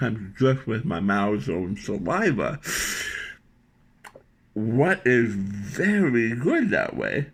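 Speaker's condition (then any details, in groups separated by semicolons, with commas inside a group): Tongue cancer surgery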